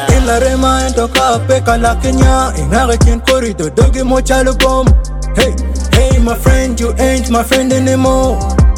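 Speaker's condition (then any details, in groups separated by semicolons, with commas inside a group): No condition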